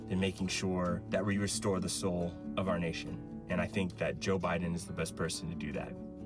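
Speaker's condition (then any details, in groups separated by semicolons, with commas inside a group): No condition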